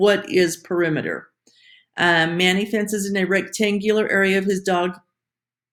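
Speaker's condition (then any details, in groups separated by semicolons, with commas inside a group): No condition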